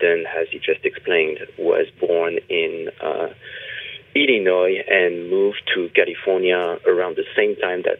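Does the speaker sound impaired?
No.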